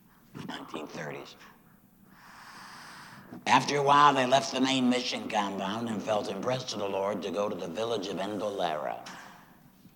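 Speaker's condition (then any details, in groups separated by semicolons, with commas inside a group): Laryngectomy after throat cancer; voice produced through throat prosthesis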